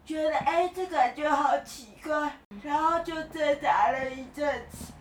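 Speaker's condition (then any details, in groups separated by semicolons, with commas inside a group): Cerebral palsy; rest of body not mobile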